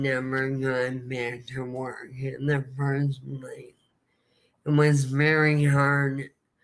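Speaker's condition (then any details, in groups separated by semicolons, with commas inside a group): ALS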